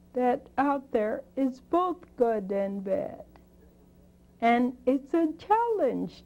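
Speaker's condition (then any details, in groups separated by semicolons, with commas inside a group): Spinocerebellar degeneration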